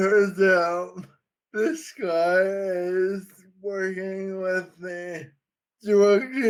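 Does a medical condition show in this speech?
Yes: Friedreich's ataxia.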